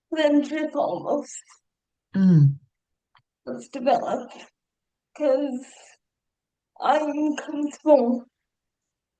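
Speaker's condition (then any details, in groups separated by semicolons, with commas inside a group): Cerebral palsy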